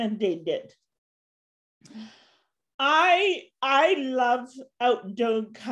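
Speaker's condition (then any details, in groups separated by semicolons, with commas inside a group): Cerebral palsy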